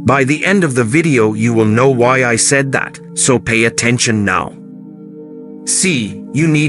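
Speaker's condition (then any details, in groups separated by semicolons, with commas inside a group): No condition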